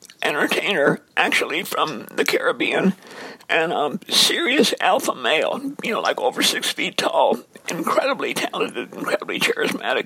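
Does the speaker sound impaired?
Yes: dysphonia; onset during recording project, lost singing voice, steroid dose allowed finishing last 28 songs; voice raspier, sometimes squeakier, strained; raspy, lost ability to sing.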